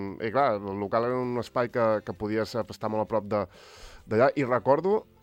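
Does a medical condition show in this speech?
No.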